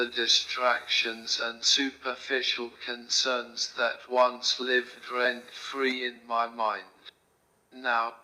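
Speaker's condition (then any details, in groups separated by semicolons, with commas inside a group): Motor neurone disease; speech and breathing affected, cannot breathe unaided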